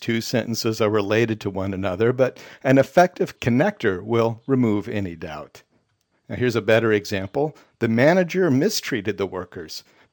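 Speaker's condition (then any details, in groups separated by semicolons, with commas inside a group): No condition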